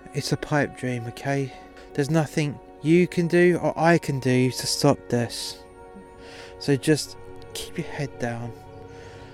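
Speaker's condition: No condition

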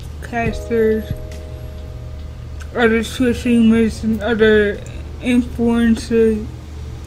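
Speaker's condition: Cerebral palsy; placed in special needs classes

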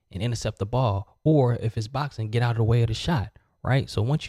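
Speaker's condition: No condition

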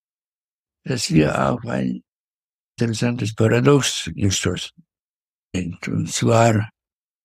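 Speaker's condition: Parkinson's disease; enormous forgetfulness; forgets words mid-sentence

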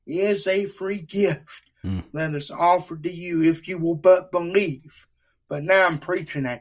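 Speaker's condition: Cerebral palsy; wheelchair user

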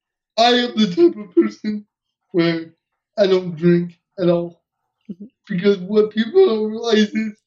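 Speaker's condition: Cerebral palsy; uses wheelchair, hearing intact

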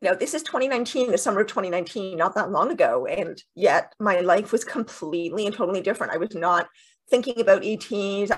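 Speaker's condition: Deafness with cochlear implants

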